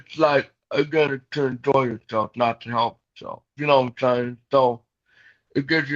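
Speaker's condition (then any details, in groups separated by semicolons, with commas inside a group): Cerebral palsy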